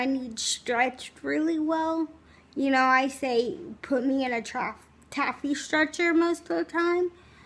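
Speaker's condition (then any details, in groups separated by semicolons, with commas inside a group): Cerebral palsy, spastic, severe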